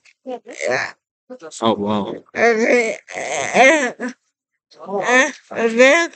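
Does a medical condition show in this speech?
Yes: cerebral palsy.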